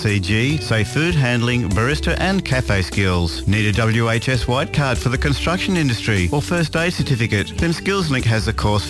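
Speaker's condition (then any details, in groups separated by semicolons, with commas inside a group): No condition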